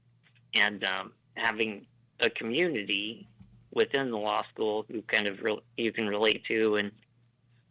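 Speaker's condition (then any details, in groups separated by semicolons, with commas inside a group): Duchenne muscular dystrophy; ventilator may be audible, speech cadence slightly different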